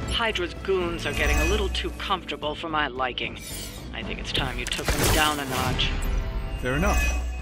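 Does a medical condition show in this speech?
No.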